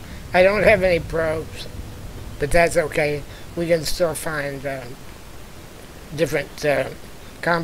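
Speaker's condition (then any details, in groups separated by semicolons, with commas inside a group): Spinal muscular atrophy type two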